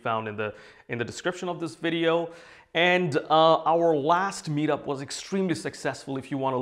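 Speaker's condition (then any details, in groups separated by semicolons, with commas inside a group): No condition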